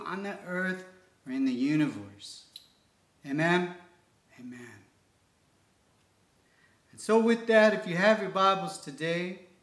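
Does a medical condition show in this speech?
No.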